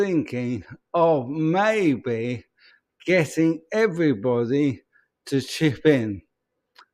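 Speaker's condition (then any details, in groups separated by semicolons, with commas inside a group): ALS; voice may sound peculiar, speech much worse over two years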